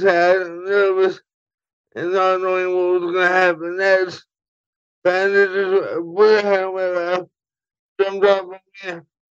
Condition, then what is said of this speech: Cerebral palsy. I have pain up and down my body. I talk funny sometimes, and everything I